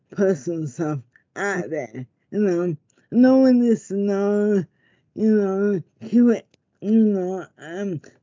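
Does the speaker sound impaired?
Yes: motor neurone disease; diagnosed after months of speech difficulties, sees speech therapist; speech sounds different, listeners mistake it for stroke, relatives abroad tell her not to speak.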